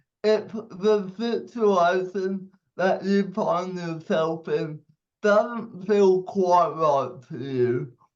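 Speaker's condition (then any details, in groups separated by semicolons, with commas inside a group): Cerebral palsy; fine motor skills severely limited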